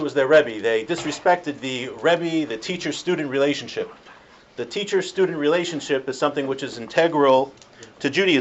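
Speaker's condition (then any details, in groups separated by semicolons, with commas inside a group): No condition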